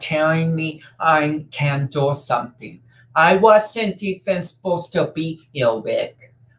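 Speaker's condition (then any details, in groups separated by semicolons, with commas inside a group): Cerebral palsy; hands do not cramp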